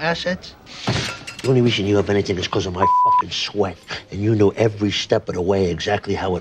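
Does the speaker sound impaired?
No.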